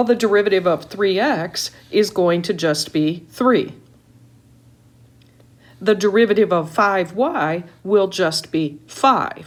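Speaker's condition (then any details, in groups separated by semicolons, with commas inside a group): No condition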